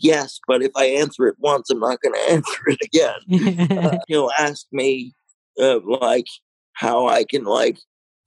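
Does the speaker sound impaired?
Yes: cerebral palsy, mild; lungs collapsed three days after birth, lack of oxygen, bleeding in one brain area, incubator nine weeks, lifelong wheelchair; self-rated severity about 3 of 10, needs some daily help, mostly independent.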